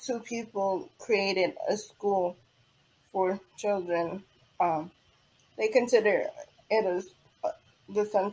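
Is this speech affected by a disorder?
Yes: cerebral palsy; diagnosed at 9 months after delayed development.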